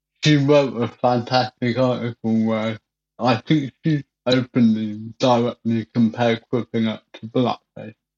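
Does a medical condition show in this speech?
Yes: cerebral palsy; wheelchair.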